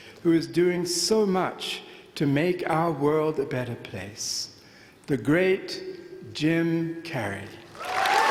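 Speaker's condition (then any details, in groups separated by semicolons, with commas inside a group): No condition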